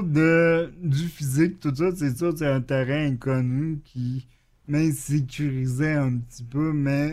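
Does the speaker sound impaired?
Yes: cerebral palsy; acquired after chickenpox with intense fever at three weeks old, wheelchair user; stable, major physical limitation, spasms more on right side, physical conditioning, intervention plans; expresses himself very well, good vocabulary per co-host.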